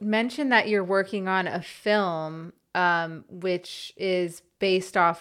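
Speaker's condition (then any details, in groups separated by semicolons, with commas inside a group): No condition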